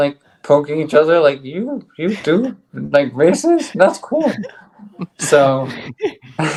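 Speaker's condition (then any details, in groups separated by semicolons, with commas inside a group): ALS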